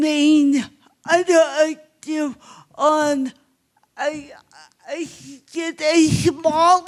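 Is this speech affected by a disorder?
Yes: cerebral palsy; obvious speech impairment.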